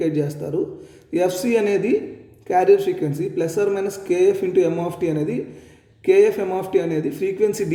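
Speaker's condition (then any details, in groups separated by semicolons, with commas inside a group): No condition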